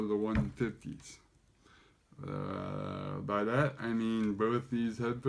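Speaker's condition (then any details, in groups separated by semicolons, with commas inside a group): Cerebral palsy; affects gait and walking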